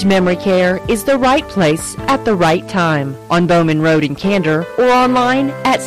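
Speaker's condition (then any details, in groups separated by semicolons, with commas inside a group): No condition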